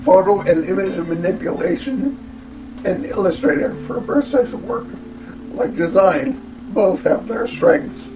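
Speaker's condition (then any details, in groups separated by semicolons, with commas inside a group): Cerebellar ataxia from brain tumour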